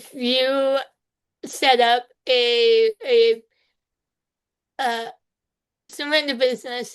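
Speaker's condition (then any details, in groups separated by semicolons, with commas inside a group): Spinal muscular atrophy type two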